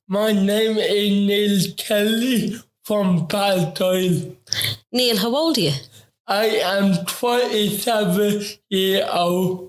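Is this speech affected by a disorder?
Yes: ataxic cerebral palsy; affects talking.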